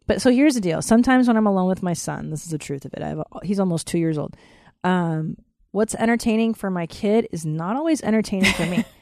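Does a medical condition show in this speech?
No.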